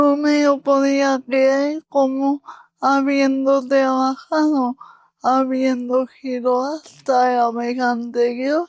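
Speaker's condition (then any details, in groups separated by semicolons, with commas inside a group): Cerebral palsy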